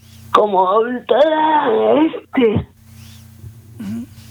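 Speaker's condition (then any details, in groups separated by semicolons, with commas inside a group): Cerebral palsy; difficulty moving and handling objects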